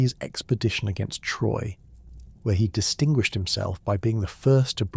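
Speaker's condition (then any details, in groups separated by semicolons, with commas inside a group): No condition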